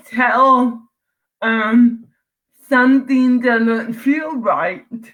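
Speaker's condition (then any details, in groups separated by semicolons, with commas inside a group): Cerebral palsy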